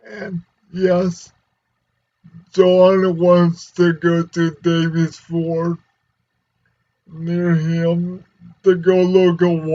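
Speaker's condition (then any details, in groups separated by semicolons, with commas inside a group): Cerebral palsy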